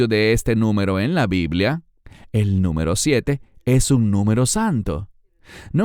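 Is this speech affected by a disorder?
No.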